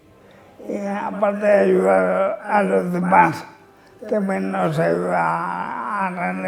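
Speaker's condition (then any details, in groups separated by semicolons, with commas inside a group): Amyotrophic lateral sclerosis (ela)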